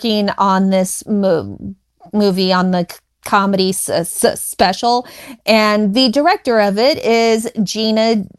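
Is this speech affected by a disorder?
Yes: stuttering; onset at age 8; continues in adulthood, listeners often fill in words; less stutter with funny voice or singing; here repeated sounds, prolonged sounds, blocks.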